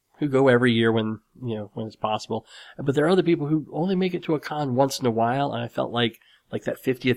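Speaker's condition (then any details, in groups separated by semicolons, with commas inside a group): Cleft lip and palate; nose still slightly crooked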